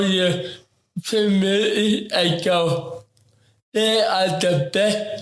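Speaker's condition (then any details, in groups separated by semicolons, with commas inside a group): Ataxic cerebral palsy; affects talking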